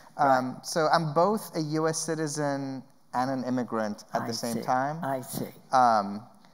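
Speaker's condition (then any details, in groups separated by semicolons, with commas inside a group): No condition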